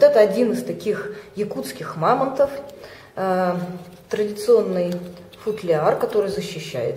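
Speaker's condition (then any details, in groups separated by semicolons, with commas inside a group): No condition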